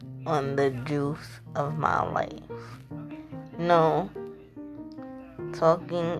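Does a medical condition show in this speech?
Yes: cerebral palsy.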